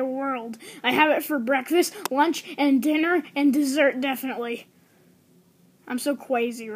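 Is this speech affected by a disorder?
No.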